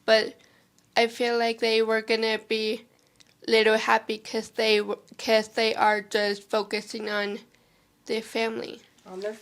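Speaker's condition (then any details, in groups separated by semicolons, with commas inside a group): Cerebral palsy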